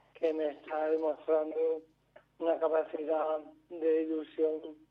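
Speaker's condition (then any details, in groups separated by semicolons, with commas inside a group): Amyotrophic lateral sclerosis; amyotrophic lateral sclerosis diagnosed about 2 years ago, progressive, neurodegenerative, no treatment, took part in trial; walks well, gradually feeling more impaired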